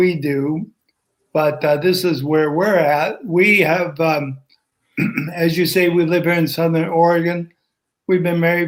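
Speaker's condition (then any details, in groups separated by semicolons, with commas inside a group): ALS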